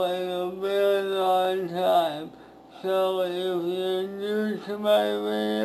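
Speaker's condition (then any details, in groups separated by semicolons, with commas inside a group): Speech impairment after birth surgery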